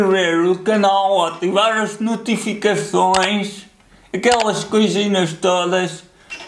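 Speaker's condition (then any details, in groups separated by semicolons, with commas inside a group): Cerebral palsy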